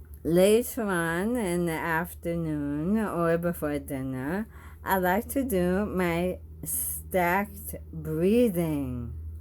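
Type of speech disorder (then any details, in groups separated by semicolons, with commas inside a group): Bulbar dysarthria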